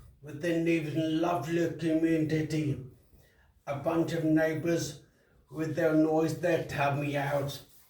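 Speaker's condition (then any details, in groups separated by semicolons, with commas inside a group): Traumatic brain injury; 21 years since injury, right hand control improved, some spilling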